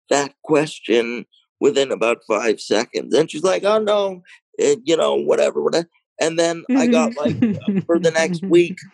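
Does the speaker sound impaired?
Yes: cerebral palsy, mild; lungs collapsed three days after birth, lack of oxygen, bleeding in one brain area, incubator nine weeks, lifelong wheelchair; self-rated severity about 3 of 10, needs some daily help, mostly independent.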